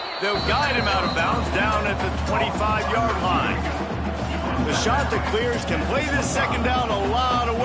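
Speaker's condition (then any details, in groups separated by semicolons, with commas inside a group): No condition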